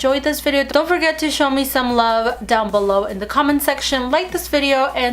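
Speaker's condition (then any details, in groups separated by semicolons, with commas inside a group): No condition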